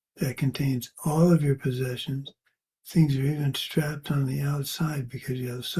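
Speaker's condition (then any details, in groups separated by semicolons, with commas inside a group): Parkinson's; age 73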